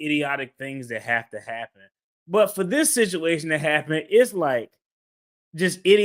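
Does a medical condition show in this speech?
No.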